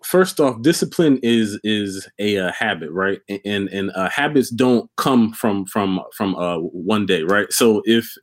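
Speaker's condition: Stuttering; stuttered all life since childhood, volunteered for public speaking in high school and college; repeated words

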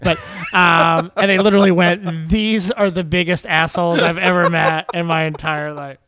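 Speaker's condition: No condition

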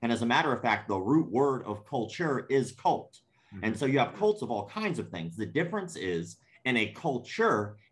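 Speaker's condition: Cleft palate; scars on face

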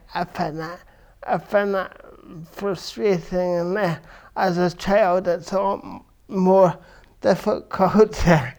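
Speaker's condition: Cerebral palsy; from birth; affects verbal speech

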